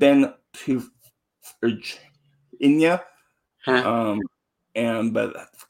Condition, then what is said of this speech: Stuttering. Yeah, it actually, there's something that, because I stutter as well, but when I sing, the stutter goes away, and I have learned that there's a chemical in your brain that switches